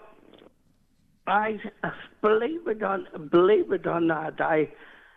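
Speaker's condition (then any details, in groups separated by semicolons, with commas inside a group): Cerebral palsy; ran New York City Marathon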